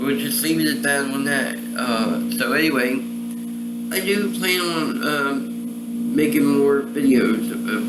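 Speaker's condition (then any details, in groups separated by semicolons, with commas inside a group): Cerebral palsy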